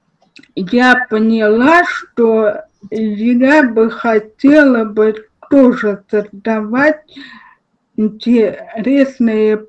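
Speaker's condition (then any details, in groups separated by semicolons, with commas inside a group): Cerebral palsy, spastic diplegia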